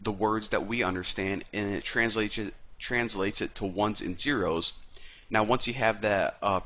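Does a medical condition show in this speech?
No.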